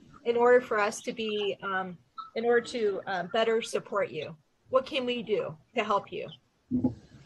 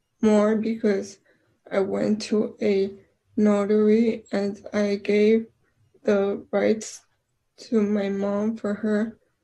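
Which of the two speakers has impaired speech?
The second: cerebral palsy; childhood physical therapy.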